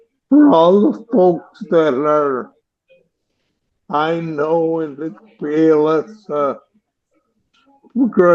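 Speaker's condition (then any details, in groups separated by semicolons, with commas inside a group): ALS; about 18 months since onset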